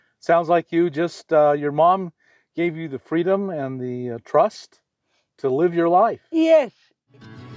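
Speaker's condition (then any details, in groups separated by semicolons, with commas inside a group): No condition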